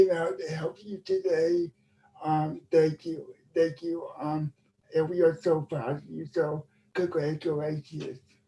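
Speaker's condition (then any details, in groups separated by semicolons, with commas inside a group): Cerebral palsy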